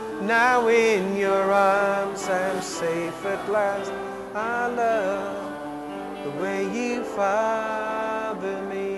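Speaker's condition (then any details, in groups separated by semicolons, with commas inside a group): No condition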